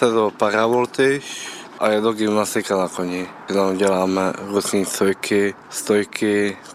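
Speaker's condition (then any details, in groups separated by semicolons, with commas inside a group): Down syndrome; congenital, Down syndrome since birth; age 27; speaks very well, formulates answers, understands questions, communicates well, not a given with Down syndrome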